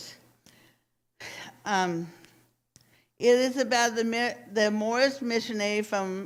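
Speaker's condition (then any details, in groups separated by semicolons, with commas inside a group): Cerebral palsy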